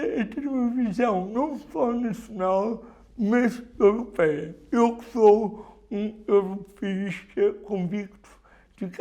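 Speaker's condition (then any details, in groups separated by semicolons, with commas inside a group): Cerebral palsy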